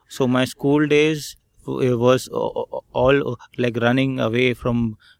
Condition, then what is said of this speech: Stuttering. And even I stutter when I speak.